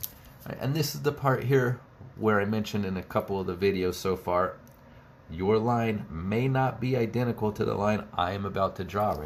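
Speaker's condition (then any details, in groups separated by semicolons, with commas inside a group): No condition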